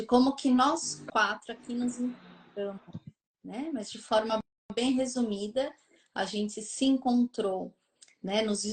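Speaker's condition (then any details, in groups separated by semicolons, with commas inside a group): No condition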